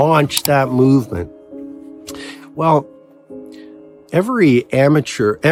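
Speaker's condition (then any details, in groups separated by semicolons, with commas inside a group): No condition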